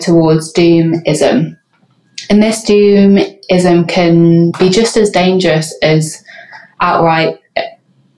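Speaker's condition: Stammer; stammering left unedited in podcast, British Stammering Association no diversity without disfluency campaign; prolonged sounds

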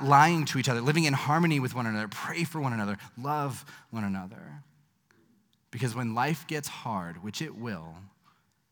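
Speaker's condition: No condition

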